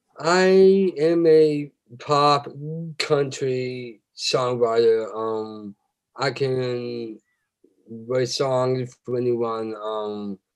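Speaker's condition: Down syndrome

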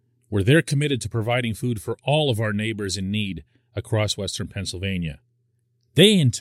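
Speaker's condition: No condition

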